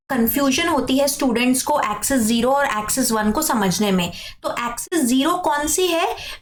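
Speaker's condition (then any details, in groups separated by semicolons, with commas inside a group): No condition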